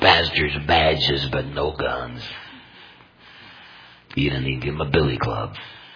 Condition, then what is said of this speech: Laryngectomy. It may sound painful for you to listen to it, but it doesn't bother me at all.